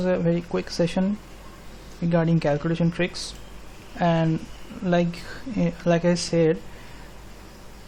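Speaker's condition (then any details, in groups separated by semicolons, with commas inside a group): No condition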